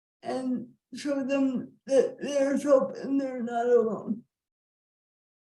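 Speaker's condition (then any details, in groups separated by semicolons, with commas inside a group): Cerebral palsy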